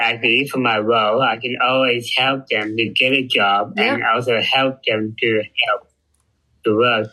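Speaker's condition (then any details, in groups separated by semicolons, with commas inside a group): Down syndrome; intellectual disability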